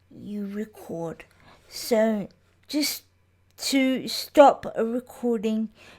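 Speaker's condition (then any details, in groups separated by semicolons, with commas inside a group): Cerebral palsy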